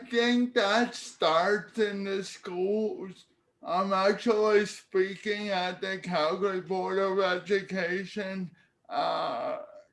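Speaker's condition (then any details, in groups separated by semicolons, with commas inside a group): Cerebral palsy; speech therapy in childhood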